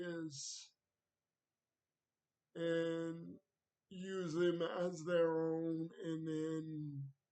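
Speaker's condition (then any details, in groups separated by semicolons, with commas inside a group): Cerebral palsy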